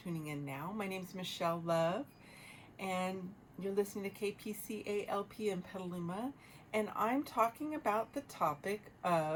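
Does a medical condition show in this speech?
No.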